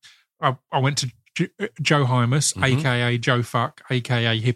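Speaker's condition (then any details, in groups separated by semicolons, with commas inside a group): Stutter; worsened around GCSE years, parents tried speech therapist, then hypnotist for relaxation; stammer worsened in secondary school, prohibitive in places, hypnotist aimed at less stammering, less concern; repeated sounds, repeated words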